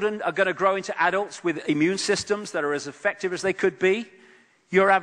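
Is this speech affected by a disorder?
No.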